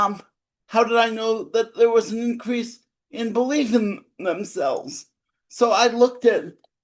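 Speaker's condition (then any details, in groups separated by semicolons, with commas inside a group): Cerebral palsy; spastic type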